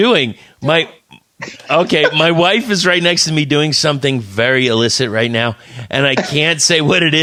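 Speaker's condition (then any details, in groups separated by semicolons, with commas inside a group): No condition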